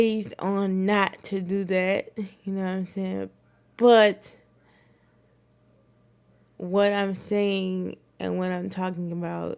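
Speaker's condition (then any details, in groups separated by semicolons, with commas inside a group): Cerebral palsy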